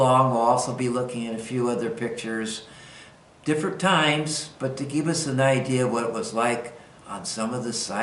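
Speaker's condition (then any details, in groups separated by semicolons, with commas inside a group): No condition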